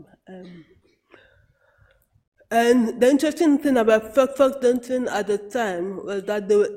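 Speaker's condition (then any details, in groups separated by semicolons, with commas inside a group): Cerebral palsy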